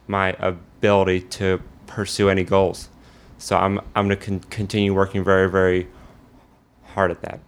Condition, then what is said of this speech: Stuttering. It's, and it seems like that attitude kind of carries your physical speech as well.